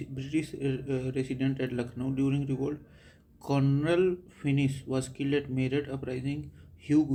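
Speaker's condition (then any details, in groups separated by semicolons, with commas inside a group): No condition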